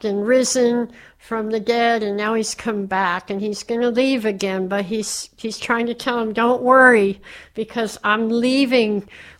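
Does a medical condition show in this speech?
Yes: cleft palate; surgery on cleft palate while growing up; speech impediment while growing up.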